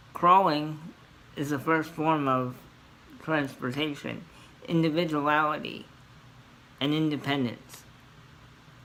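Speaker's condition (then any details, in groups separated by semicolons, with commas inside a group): Cerebral palsy; scoliosis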